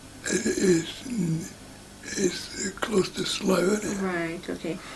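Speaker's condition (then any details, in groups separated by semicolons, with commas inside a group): Parkinson's disease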